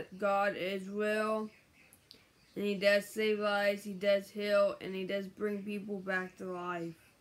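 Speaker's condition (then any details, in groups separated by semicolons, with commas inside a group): Brain injury; memory problems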